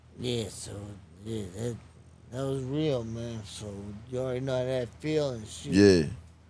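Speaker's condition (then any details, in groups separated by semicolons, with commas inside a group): Traumatic brain injury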